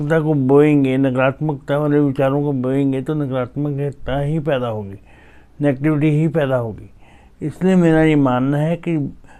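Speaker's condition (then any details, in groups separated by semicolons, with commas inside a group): Cerebral palsy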